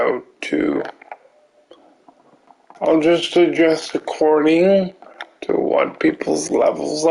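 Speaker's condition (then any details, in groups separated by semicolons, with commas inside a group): Cerebral palsy; affects limbs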